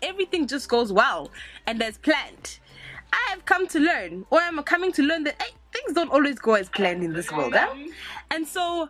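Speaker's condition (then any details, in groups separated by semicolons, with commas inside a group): No condition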